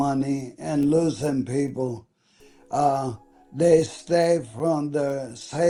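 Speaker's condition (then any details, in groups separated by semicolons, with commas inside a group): ALS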